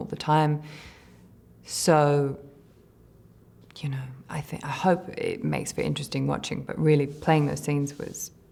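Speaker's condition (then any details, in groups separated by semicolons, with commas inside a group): No condition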